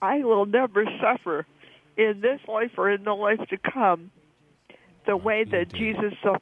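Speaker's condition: Cerebral palsy; cerebral palsy from birth, born premature at six months, kept in incubator; cannot walk, needs help in almost every way

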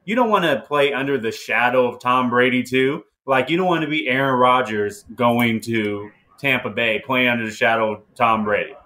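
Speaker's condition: No condition

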